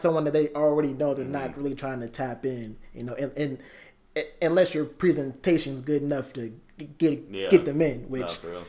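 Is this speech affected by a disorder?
Yes: stuttering; also raps; here repeated sounds, repeated words.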